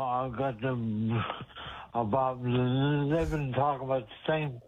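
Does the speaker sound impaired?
Yes: speech impediment; cause unclear, stabbed by girlfriend and hit on head with ashtray years ago; unusually intelligible on this call, host understood every word.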